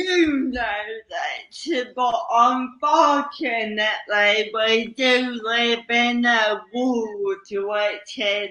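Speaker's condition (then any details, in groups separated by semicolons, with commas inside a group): Cerebral palsy; slow speech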